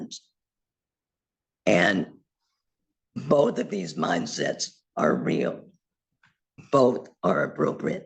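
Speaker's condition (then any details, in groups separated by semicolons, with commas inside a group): Laryngectomy; total laryngectomy, voice prosthesis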